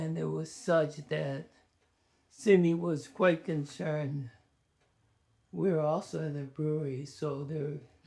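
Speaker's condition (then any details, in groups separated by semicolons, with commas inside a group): ALS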